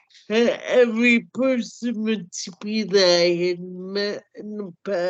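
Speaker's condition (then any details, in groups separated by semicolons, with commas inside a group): Cerebral palsy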